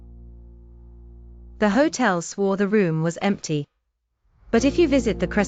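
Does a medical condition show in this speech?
No.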